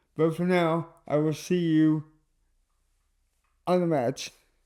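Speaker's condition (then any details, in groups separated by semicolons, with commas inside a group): Cerebral palsy; lack of oxygen at birth; diagnosed in infancy, walked at age four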